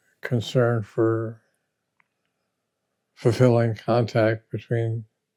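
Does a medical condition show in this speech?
Yes: Parkinson's disease.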